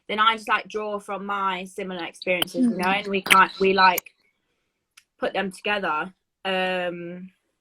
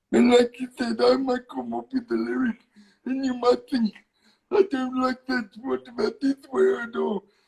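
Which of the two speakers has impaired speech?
The second: cerebral palsy; singing lessons developed singing voice.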